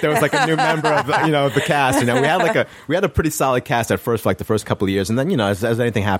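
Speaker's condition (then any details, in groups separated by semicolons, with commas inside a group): No condition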